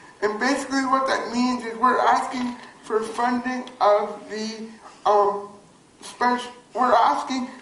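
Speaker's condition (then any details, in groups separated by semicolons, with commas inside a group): Cerebral palsy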